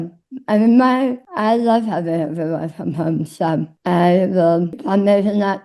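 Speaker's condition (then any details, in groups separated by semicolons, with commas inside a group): Tongue cancer; tongue cancer, treated with surgery; in remission after surgery; swallowing worse after surgery, speech often not understood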